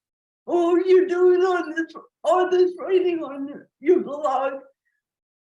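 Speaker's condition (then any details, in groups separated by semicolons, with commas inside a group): Cerebral palsy; nurse assists during recording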